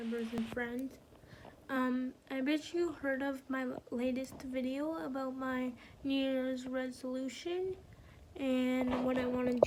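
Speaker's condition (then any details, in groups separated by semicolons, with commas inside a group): Cerebral palsy; spastic, uses wheelchair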